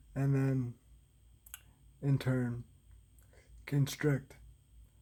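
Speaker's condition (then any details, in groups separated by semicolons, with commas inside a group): Cerebral palsy; feels hard to breathe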